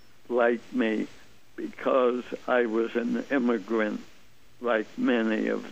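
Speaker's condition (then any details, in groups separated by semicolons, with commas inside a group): ALS; limb onset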